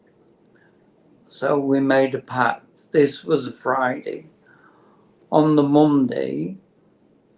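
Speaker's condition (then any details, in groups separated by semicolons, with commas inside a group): Motor neurone disease; terminal, no cure; diagnosed within last two years, early stage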